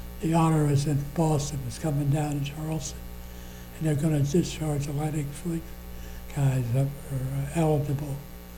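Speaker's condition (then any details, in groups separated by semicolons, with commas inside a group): Parkinson's disease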